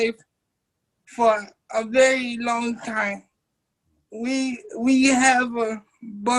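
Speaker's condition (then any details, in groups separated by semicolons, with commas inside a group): Cerebral palsy; uses wheelchair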